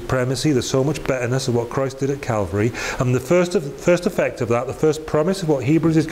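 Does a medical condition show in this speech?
No.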